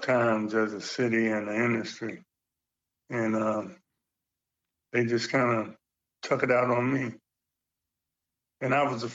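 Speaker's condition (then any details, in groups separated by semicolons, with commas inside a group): Parkinson's; age 70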